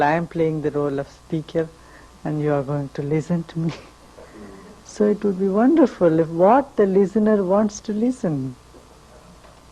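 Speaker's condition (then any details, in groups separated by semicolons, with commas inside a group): No condition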